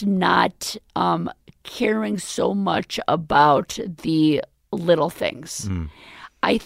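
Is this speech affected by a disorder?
Yes: vocal cord paralysis; permanent left vocal cord paralysis after near-fatal pneumonia, intubation, tracheostomy, feeding tube, over 2 years ago; current voice temporary after recent surgery, swallowing still hard.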